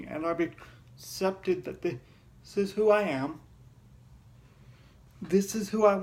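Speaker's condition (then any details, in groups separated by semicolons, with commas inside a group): Cerebral palsy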